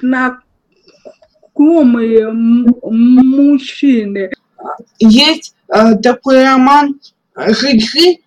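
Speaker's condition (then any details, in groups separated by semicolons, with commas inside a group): Cerebral palsy, spastic diplegia; more or less stable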